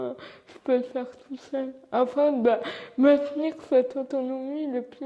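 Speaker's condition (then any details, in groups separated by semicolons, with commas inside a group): Cerebral palsy; from birth, uses wheelchair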